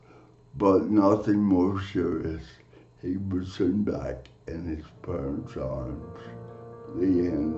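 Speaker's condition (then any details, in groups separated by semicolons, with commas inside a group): Cerebral palsy; from birth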